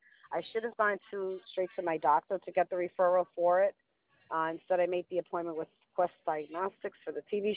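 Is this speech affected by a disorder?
No.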